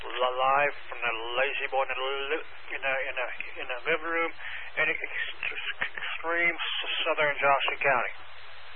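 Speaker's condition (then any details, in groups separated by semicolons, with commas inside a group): Stuttering; stuttering with other neurological issues, MRI in Raleigh this afternoon to find cause; cause unknown, under investigation; repeated sounds, repeated words, prolonged sounds, blocks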